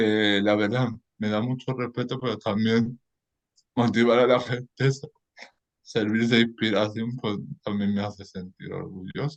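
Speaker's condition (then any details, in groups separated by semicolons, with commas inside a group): Cerebral palsy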